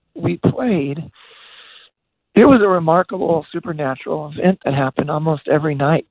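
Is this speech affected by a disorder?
Yes: voice disorder; progressive voice disorder.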